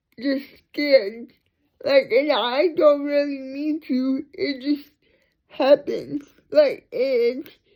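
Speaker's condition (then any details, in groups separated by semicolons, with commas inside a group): Cerebral palsy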